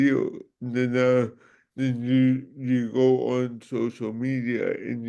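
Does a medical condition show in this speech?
Yes: cerebral palsy; voice sounds different.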